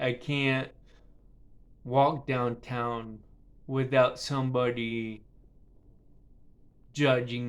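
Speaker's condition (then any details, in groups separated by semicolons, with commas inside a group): Cerebral palsy; affects speech and balance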